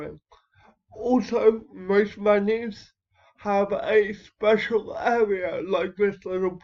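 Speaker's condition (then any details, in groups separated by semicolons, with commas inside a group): Cerebral palsy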